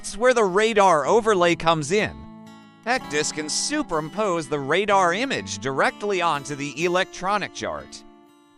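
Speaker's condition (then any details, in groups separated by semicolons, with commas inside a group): No condition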